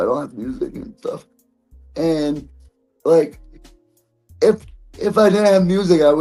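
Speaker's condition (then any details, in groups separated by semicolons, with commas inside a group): Cerebral palsy; present from birth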